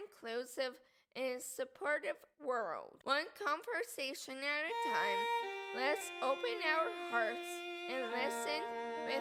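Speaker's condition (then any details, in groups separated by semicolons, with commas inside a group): Cerebral palsy; hard to talk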